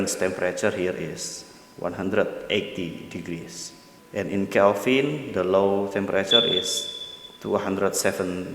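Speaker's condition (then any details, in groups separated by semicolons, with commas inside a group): No condition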